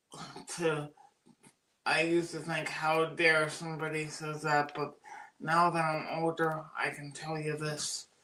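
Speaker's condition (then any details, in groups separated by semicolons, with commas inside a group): Cerebral palsy; oxygen loss at birth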